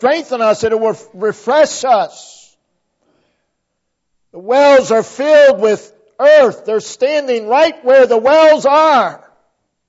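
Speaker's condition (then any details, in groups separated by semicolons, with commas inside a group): No condition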